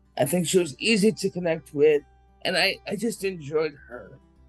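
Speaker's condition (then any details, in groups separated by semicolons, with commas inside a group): Cerebral palsy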